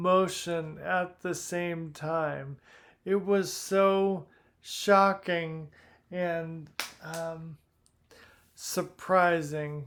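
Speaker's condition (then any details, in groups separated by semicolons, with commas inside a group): Primary lateral sclerosis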